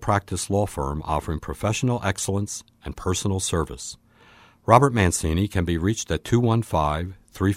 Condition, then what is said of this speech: None; typical speech.